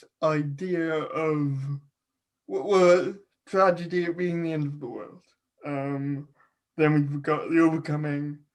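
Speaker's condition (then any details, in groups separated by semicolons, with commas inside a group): Cerebral palsy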